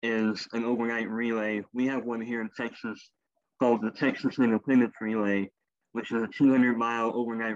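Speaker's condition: Cleft lip and palate; congenital

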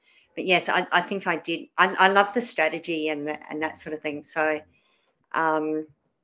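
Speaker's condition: Cleft palate; spoke differently as child

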